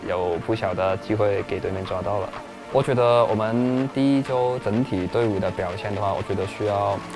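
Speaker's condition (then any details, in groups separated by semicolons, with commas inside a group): No condition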